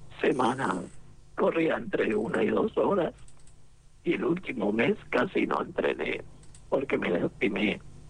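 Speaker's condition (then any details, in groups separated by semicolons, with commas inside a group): Laryngectomy, esophageal speech; total laryngectomy for cancer of larynx and vocal cords, four complicated operations, totally mute after surgery; esophageal voice, very hard to relearn, sounds fairly clear, no assistive device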